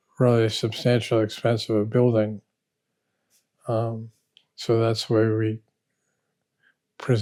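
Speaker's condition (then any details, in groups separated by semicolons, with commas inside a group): Parkinson's disease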